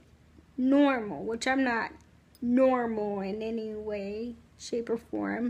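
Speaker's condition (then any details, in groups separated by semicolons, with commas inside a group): Cerebral palsy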